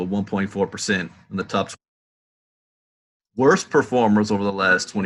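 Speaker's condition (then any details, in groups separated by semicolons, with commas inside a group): No condition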